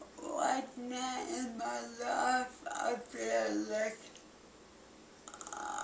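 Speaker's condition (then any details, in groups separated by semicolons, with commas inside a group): Cerebral palsy; cognitive rehabilitation therapy, lives independently; balance and speech most affected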